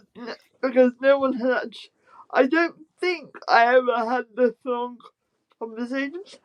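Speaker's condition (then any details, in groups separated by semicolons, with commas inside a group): Spastic quadriplegic cerebral palsy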